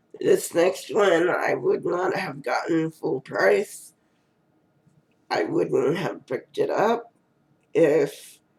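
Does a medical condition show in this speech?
Yes: cerebral palsy.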